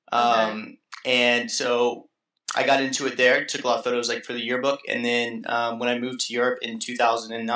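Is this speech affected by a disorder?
No.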